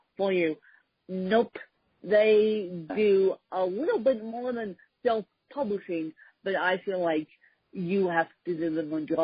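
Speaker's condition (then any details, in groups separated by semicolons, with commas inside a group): Cerebral palsy, mixed, moderate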